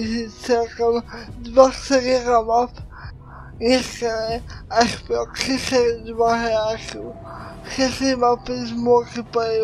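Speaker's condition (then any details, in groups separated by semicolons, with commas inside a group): Cerebral palsy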